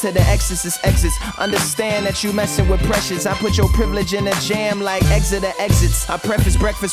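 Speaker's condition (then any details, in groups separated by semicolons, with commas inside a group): No condition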